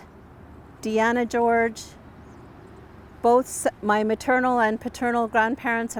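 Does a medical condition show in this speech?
No.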